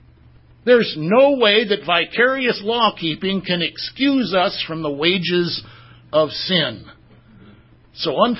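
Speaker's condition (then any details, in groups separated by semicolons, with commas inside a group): No condition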